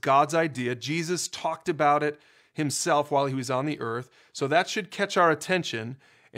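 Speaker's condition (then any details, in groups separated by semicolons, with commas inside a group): No condition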